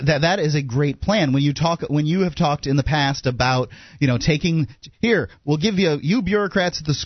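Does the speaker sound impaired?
No.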